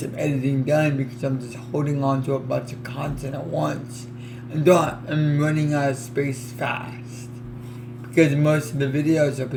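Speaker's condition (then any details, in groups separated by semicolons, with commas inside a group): Cerebral palsy; affects legs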